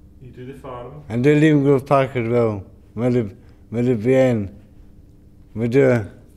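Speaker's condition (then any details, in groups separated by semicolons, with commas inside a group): Brain injury; mild speech impediment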